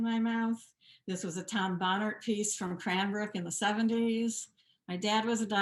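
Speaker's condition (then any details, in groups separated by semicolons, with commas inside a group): No condition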